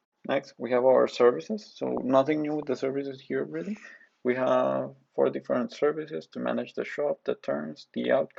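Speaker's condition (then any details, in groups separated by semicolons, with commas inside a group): No condition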